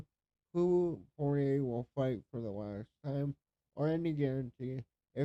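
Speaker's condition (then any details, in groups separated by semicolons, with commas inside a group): Cerebral palsy; speech affected by cerebral palsy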